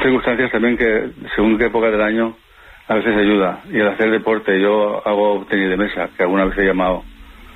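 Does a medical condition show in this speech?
Yes: Parkinson's disease; on antiparkinson medication.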